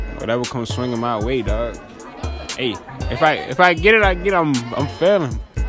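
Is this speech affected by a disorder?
No.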